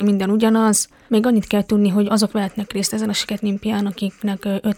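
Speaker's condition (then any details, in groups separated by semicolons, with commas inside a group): Deafness; congenital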